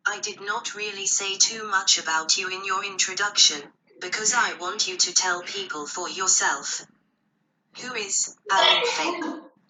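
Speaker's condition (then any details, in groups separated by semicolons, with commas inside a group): No condition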